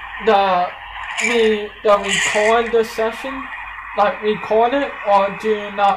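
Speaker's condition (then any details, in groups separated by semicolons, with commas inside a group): Cerebral palsy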